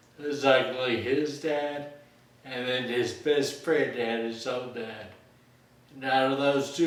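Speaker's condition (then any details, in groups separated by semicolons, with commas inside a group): Friedreich ataxia; inherited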